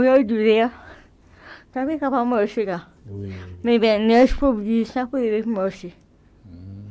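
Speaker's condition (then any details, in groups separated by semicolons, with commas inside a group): Cerebral palsy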